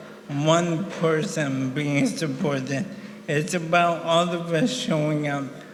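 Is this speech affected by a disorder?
Yes: ALS; about 1.5 years since diagnosis.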